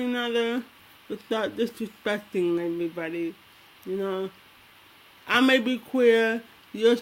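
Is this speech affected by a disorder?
Yes: cerebral palsy.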